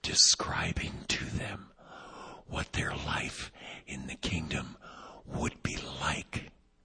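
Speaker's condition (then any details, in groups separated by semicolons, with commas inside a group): Vocal cord paralysis, unilateral; audibly affected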